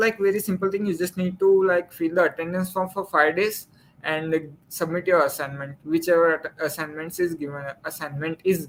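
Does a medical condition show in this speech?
No.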